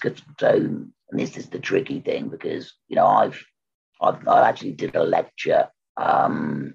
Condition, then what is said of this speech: Laryngectomy. I think probably my voice is probably better now than it was.